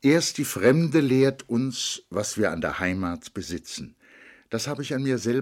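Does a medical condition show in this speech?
No.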